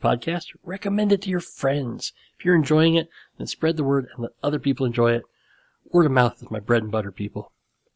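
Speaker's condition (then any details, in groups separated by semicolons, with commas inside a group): Cleft lip and palate; nose still slightly crooked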